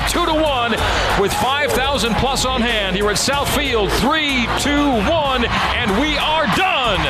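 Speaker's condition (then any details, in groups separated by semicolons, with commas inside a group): No condition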